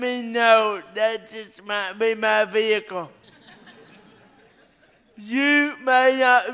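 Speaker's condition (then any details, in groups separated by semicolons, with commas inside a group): Cerebral palsy; allow straightening arm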